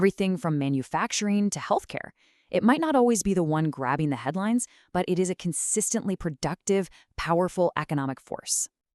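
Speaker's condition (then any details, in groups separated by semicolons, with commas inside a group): No condition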